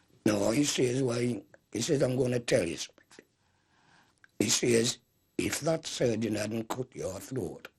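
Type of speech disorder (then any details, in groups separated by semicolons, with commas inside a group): Oesophageal speech; laryngectomy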